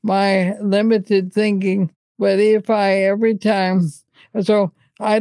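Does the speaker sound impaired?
Yes: ALS; thinking unaffected.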